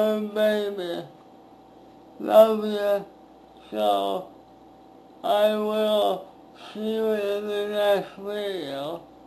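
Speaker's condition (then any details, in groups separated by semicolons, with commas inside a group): Speech impairment after birth surgery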